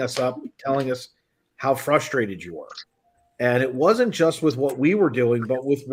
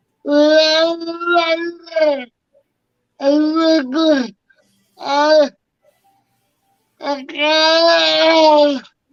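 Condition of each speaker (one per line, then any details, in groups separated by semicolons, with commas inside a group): No condition
Cerebral palsy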